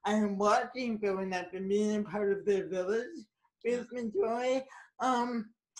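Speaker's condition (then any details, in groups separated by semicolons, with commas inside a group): Cerebral palsy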